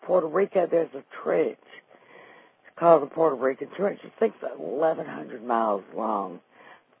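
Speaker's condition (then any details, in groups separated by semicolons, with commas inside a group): Vocal cord paralysis after stroke, unilateral vocal fold paralysis; familial stroke at age 35, one vocal cord paralyzed, wheelchair user, left hand slightly impaired; more than 6 years after stroke, types with one hand; can no longer sing since vocal cord paralysis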